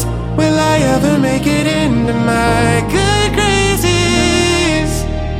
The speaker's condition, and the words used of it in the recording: No condition.